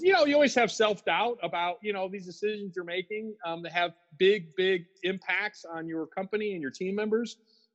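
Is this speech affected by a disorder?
No.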